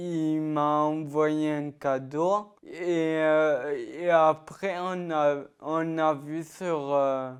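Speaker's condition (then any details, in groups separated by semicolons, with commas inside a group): Ataxia-telangiectasia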